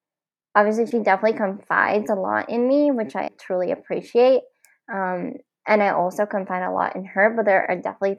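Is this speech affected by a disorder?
Yes: cleft palate; congenital, nose and teeth since childhood.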